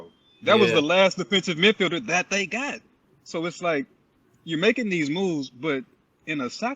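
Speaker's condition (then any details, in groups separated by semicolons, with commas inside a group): No condition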